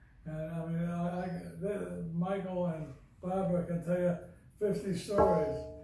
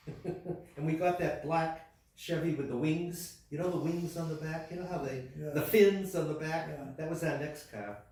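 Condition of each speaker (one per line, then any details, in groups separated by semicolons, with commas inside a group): Parkinson's disease
No condition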